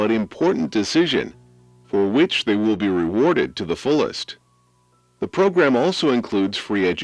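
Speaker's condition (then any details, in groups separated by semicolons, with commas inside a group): No condition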